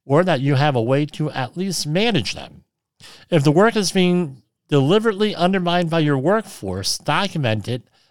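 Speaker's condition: Cleft lip and palate

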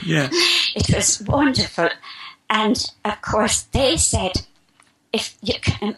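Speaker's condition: Spasmodic dysphonia; asks hosts for healing meanwhile

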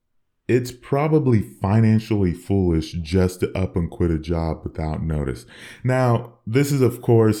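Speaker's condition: No condition

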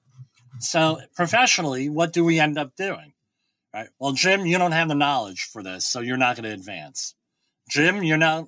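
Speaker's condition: Bilateral cleft lip and palate; about nine years of speech therapy

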